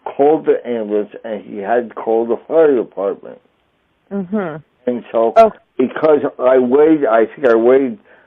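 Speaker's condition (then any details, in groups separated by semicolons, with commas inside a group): Traumatic brain injury; injury 33 years ago, relearned walking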